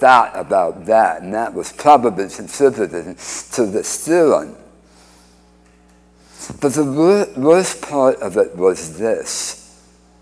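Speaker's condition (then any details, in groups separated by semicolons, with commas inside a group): Speech impediment after cancer surgery; chemotherapy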